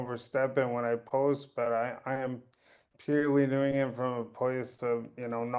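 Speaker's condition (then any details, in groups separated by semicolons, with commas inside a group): Cerebral palsy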